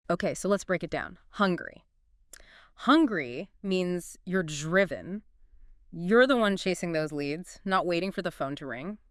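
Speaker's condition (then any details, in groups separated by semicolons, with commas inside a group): No condition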